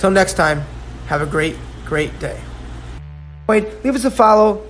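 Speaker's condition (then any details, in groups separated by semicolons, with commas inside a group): No condition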